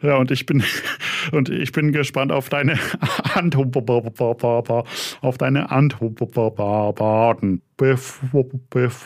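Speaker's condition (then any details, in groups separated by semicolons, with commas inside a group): Stuttering; developmental, lifelong, possibly inherited, father stuttered, brother fluent, logopedic speech therapy, constant since second grade; blocks, block right when saying Ich stottere, sound and word repetitions; repeated sounds, prolonged sounds, blocks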